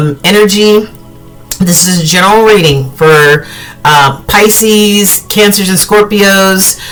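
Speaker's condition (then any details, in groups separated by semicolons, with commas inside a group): No condition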